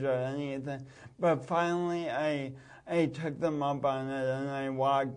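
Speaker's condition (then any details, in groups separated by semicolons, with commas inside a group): Speech impediment from birth oxygen loss; oxygen loss at birth from kinked umbilical cord, born a few weeks early, limited fine motor coordination; pronounced speech impediment since birth, distinguished one-of-a-kind unique accent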